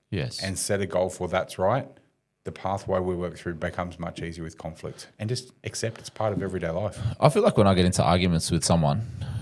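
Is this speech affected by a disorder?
No.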